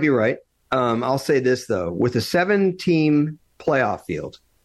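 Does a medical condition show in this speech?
No.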